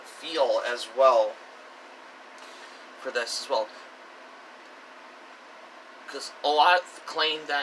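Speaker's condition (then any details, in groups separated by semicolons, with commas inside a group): No condition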